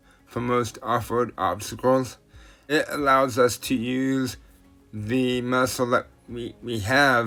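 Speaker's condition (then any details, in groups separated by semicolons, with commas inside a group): Cerebral palsy; tends to mess up words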